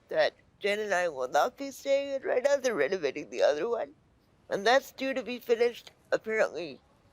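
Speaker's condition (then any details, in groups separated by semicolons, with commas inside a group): Spastic quadriplegic cerebral palsy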